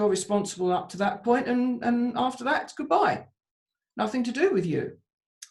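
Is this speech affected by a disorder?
No.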